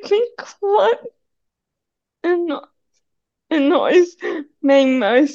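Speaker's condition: Cerebral palsy; needs hand to hold on steep stairs

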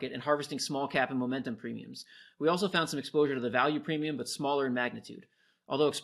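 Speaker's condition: No condition

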